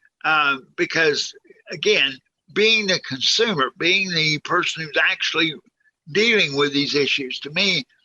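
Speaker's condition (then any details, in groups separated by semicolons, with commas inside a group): Cerebral palsy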